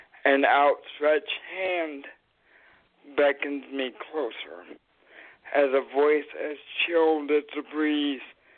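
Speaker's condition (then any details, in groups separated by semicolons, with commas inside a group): Cerebral palsy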